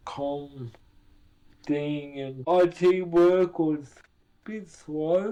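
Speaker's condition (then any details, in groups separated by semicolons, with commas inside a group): Cerebral palsy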